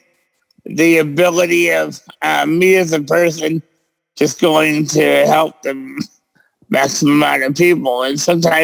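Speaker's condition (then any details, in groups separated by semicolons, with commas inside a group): Cerebral palsy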